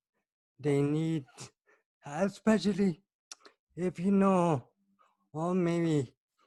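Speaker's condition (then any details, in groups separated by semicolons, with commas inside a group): Cerebral palsy; soon after birth, brain oxygen lack, heart defect; about 26 years since onset, physical and occupational therapy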